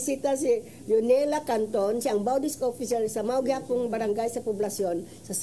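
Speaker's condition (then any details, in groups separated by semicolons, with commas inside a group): No condition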